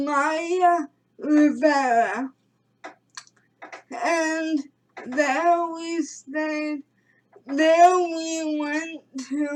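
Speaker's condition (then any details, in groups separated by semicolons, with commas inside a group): Cerebral palsy; premature birth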